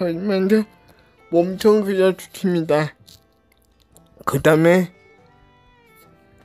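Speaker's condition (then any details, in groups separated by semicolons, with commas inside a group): Cerebral palsy; brain lesion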